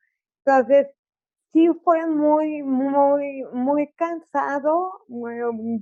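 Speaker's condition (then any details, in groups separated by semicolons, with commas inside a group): Cerebral palsy; articulation affected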